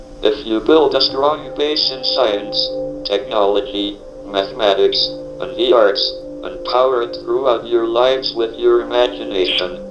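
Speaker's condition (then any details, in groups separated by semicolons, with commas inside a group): ALS, speech-generating device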